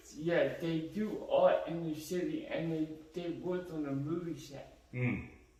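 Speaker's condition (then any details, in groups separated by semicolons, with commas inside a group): Cerebral palsy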